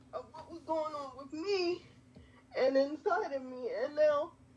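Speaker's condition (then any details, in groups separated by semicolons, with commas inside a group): Quadriplegic cerebral palsy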